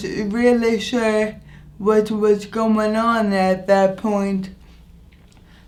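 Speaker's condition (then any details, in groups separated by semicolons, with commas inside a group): Anoxic brain injury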